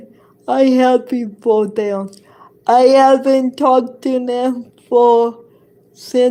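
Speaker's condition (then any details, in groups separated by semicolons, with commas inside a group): Cerebral palsy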